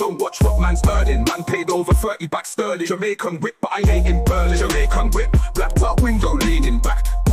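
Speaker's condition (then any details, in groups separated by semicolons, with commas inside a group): No condition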